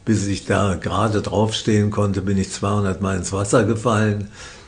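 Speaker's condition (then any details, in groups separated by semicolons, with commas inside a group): Parkinson's disease; condition managed with medication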